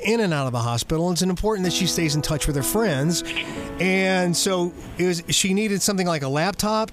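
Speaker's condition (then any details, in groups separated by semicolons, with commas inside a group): No condition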